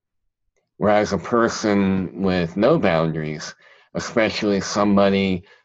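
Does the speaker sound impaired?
Yes: cleft palate; present since childhood.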